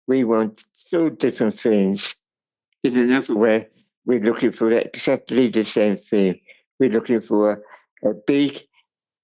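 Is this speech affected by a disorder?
Yes: cerebral palsy; wheelchair user since age 28, second-hand manual wheelchair from friend, attended speech impairment boarding school.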